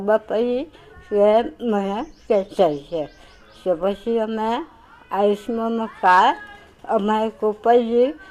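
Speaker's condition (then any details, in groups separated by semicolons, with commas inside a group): Tongue cancer surgery; tongue cancer, chemotherapy then surgery; about a year since diagnosis, cancer-free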